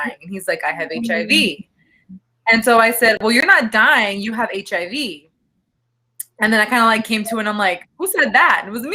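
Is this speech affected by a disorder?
No.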